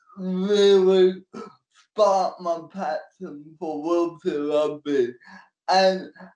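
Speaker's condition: Cerebral palsy; NDIS support worker for transport

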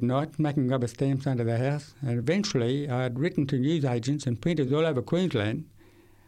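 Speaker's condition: Severe to profound hearing loss; uses hearing aids

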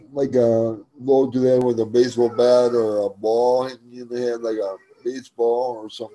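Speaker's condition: Spastic cerebral palsy; from birth, stiff legs hard to bend, left side mostly affected, wheelchair user, hand-eye coordination problem; throat muscles weakening with age; speech affected, improved by regular podcast talking, speaking easier than at first

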